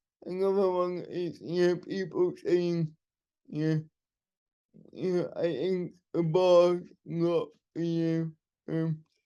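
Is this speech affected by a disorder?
Yes: cerebral palsy; wheelchair user.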